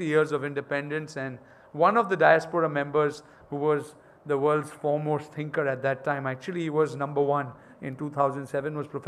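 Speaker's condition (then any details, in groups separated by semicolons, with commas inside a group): No condition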